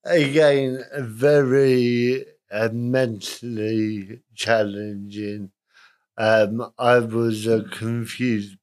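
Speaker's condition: Cerebral palsy, moderate; spastic, self-described middle range, delivery complications at birth, diagnosed in childhood; shaking, muscles tense and relax, whole-body spasms in bed, walks a bit funny; talks a bit funny

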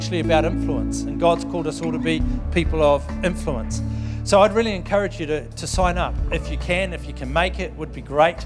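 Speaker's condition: No condition

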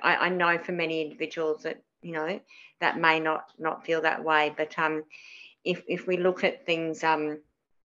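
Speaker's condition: Cleft palate; lots of childhood speech therapy

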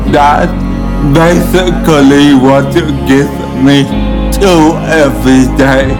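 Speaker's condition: Cerebral palsy; congenital cerebral palsy, present from birth, not from an accident

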